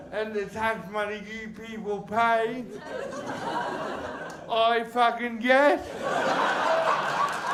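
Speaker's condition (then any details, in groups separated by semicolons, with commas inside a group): Cerebral palsy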